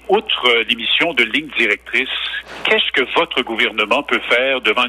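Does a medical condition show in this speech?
No.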